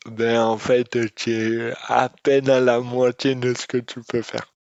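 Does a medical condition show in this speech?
Yes: dystonia; speech disorder.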